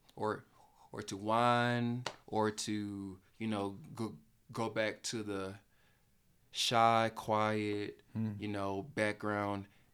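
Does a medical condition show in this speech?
Yes: stuttering; only stutterer on either mother's or father's side of family; still stutters; stutters when talking, speech problem audible, cannot be hidden when speaking; here repeated words, blocks.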